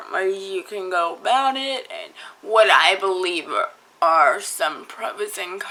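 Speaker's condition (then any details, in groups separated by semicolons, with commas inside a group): Cerebral palsy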